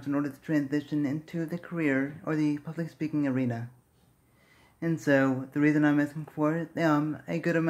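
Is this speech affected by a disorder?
Yes: cerebral palsy; speaks fast.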